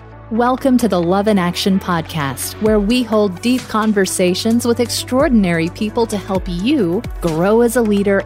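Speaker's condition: No condition

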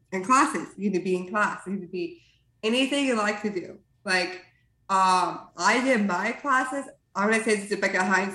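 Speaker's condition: Down syndrome

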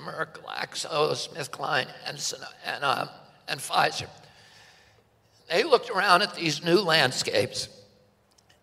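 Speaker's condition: Spasmodic dystonia; neurological disorder

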